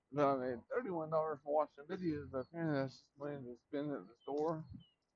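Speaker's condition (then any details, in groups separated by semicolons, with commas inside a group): Traumatic brain injury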